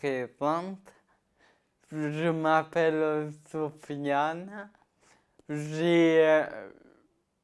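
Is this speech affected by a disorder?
Yes: ataxia-telangiectasia.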